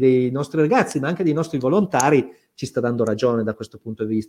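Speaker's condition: No condition

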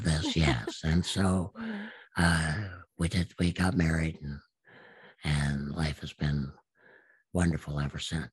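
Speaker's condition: Absent vocal cords; speech therapist saw no hope

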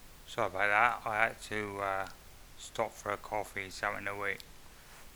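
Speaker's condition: Multiple sclerosis; may be starting to slur words, slowed reading pace

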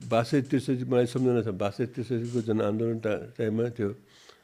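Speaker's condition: Parkinson's disease; about 12 years since diagnosis, DBS first in Nepal successful, stable, steps shrinking, shakes a lot

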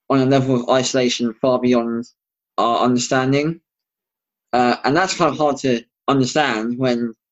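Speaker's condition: Bilateral cleft lip and palate; congenital, severe

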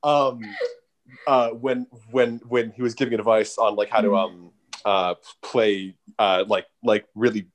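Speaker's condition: Stuttering; onset about fourth grade after moving to California, therapy fourth to fifth grade tapering, helped little; teenager, still stutters; stutters more speaking Spanish, therapy taught slow speech, enunciation, stop and retry strategies; repeated words

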